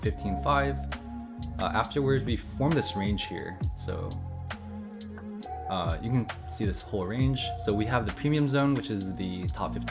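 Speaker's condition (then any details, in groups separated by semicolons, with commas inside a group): No condition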